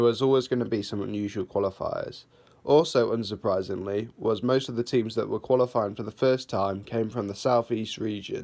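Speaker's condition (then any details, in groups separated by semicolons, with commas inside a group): No condition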